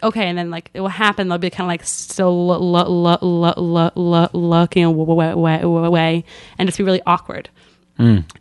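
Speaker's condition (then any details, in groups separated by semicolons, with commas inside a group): Stuttering; therapy over past 3 years: fluency shaping, stuttering modification, voluntary stuttering, subway talks with strangers; big blocks, stops and exhales during blocks, long repetitive stutters, often anticipates stutter before words; repeated sounds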